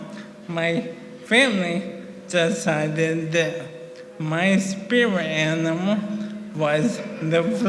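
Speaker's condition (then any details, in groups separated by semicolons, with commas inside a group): ALS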